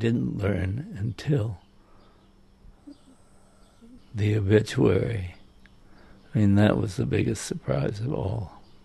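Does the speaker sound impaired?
Yes: Parkinson's disease; diagnosed by Dr. Paul Tuitt 15 years ago, severe tremors, DBS implanted by Dr. Aviva Abash; tremors stopped by deep brain stimulator, walks straight, regained 40 pounds, voice therapy with coach; lost booming voice, vocal cords not engaging, rarely loud or animated, coached to be big and loud.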